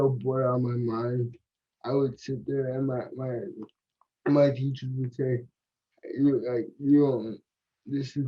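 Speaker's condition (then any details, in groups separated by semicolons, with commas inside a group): Cerebral palsy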